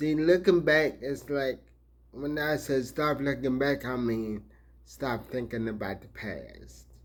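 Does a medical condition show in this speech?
Yes: traumatic brain injury.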